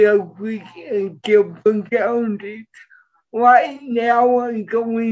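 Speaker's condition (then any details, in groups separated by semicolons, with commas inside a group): Cerebral palsy; present from birth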